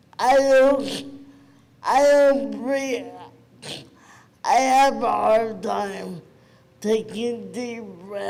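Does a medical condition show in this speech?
Yes: cerebral palsy.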